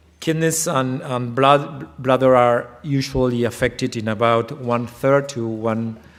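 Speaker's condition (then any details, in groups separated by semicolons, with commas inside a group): No condition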